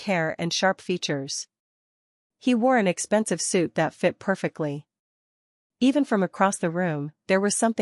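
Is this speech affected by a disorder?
No.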